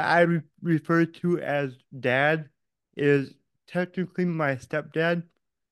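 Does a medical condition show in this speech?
Yes: cerebral palsy; born without heartbeat or breathing, revived, oxygen loss brain damage, diagnosed age one, physical only; physical challenges, mentally unaffected.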